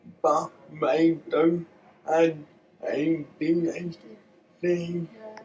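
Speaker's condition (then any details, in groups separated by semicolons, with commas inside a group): Cerebral palsy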